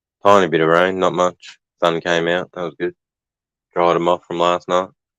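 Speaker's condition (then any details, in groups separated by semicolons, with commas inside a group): No condition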